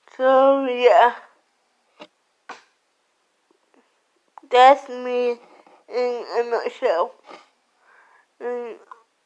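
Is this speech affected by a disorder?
Yes: cerebral palsy; cerebral palsy affecting whole body; slurred speech.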